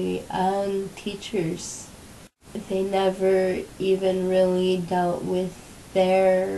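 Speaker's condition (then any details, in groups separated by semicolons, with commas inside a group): Cerebral palsy; from birth, weak right side, muscle spasms; medical cannabis for spasticity; stutter-like speech spasms from muscle spasms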